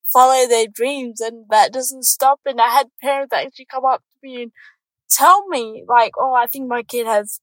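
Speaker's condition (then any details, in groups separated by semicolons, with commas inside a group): Cerebral palsy; congenital cerebral palsy, born in New Zealand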